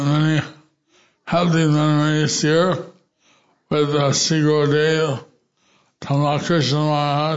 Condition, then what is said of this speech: Stroke. So some are not used to hearing me speak, so what I say will be repeated by Ignat Gordas.